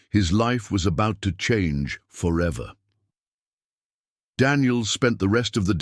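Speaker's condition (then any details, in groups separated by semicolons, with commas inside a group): No condition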